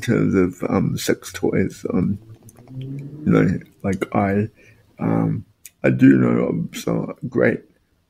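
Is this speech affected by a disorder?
Yes: spastic quadriplegic cerebral palsy; all four limbs affected, motorized wheelchair as main mobility aid.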